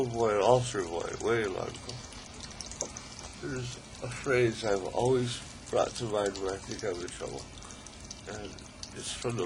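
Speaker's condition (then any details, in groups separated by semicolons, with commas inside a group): ALS; still able to talk, articulate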